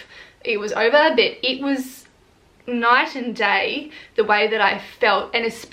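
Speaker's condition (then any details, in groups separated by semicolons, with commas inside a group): No condition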